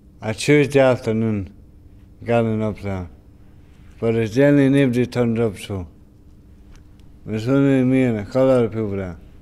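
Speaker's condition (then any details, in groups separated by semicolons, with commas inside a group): Brain injury; mild speech impediment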